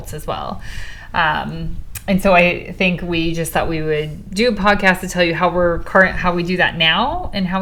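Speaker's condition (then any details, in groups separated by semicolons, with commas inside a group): No condition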